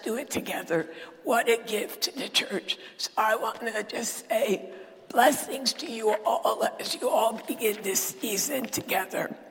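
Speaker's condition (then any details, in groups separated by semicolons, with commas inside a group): Dysphonia; lost ability to sing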